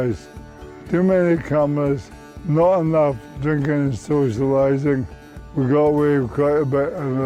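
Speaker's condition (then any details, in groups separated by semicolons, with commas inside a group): Motor neuron disease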